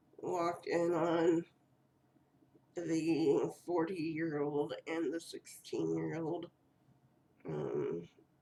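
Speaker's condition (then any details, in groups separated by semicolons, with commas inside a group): Cerebral palsy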